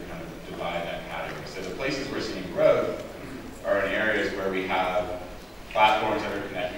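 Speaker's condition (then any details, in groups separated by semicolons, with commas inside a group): No condition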